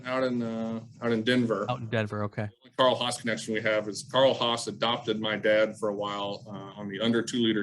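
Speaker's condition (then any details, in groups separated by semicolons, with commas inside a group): No condition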